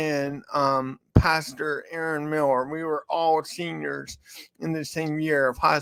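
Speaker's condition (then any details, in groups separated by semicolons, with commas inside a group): Cerebral palsy; from birth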